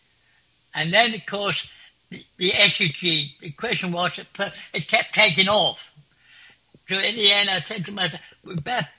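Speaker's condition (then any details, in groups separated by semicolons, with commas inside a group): Clinically deaf; clinically deaf since school age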